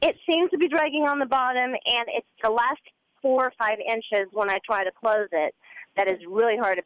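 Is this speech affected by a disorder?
No.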